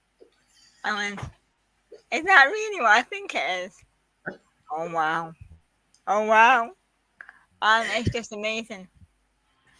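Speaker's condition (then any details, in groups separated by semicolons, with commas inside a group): Quadriplegic cerebral palsy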